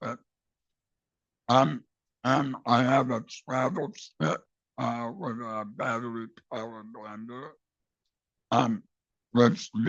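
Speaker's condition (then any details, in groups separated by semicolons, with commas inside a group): Base of tongue cancer; radical glossectomy with back muscle flap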